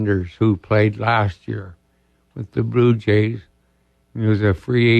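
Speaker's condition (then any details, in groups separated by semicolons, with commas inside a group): ALS; diagnosed about two years ago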